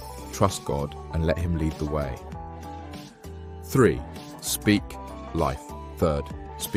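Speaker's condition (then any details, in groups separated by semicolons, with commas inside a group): No condition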